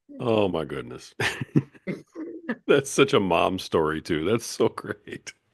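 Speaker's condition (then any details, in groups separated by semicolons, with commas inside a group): No condition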